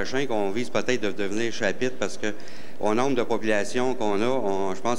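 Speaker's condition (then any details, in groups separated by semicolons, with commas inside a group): No condition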